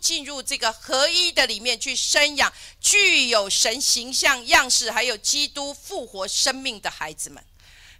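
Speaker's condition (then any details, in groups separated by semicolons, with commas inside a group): No condition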